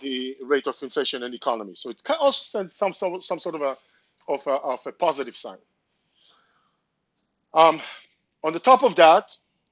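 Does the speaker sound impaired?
No.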